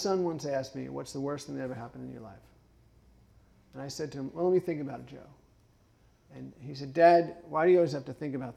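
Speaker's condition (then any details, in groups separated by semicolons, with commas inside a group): Parkinson's; ice water harms vocal cords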